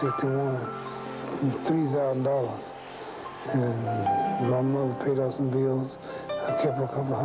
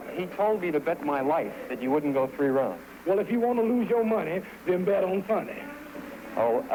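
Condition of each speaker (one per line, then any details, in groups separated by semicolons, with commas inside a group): Parkinson's syndrome; no tremor, no physical weakness
No condition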